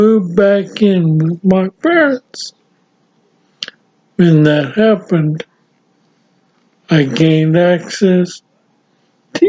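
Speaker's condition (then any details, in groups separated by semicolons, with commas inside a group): Severe traumatic brain injury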